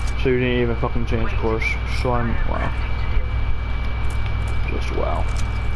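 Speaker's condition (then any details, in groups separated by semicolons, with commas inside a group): No condition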